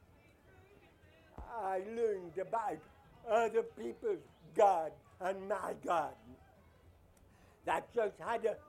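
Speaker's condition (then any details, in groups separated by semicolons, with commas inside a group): Deafness, acquired at age 5 from German measles; deaf since age five, caused by German measles, witch doctor put snake oil in ear in childhood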